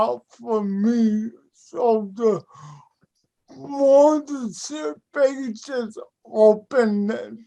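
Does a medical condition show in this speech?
Yes: cerebral palsy.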